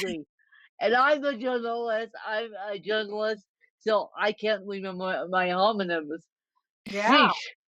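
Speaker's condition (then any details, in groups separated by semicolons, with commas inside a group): Cerebral palsy, mixed, moderate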